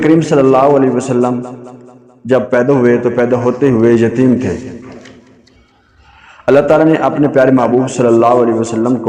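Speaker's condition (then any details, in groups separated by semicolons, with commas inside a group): No condition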